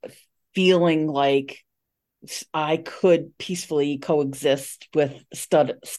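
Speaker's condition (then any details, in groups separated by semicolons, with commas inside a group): Stuttering; long-standing, past traditional fluency shaping therapy, later psychotherapy with stuttering-aware therapist; prolonged sounds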